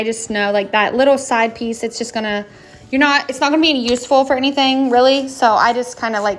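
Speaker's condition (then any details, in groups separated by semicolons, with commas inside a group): No condition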